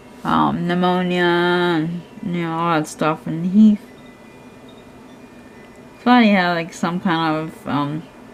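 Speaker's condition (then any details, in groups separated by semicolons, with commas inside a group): Cerebral palsy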